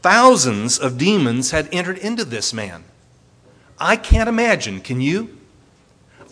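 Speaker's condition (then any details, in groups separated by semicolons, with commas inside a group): No condition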